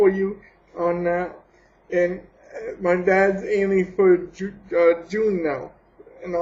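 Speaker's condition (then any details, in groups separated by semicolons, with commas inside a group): Cerebral palsy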